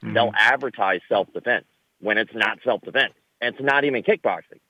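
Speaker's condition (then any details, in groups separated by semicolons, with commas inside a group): Cleft lip and palate; many surgeries as a child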